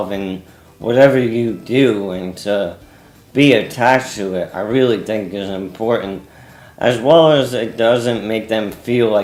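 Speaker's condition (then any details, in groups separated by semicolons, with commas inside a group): ALS; arms too weak to use, young-adult onset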